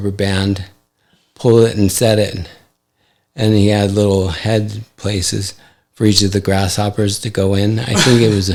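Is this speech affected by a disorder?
Yes: ALS; affects hand function.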